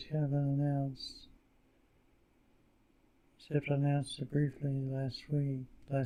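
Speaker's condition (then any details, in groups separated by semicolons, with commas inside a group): Parkinson's disease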